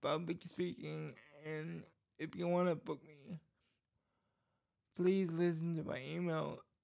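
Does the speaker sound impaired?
Yes: cerebral palsy; cerebral palsy causing speech problem, scratchy throat and gag reflex issues at times; voice goes in and out sometimes.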